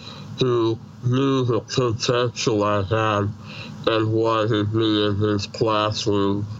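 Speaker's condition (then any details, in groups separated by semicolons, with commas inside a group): Treacher Collins syndrome, severe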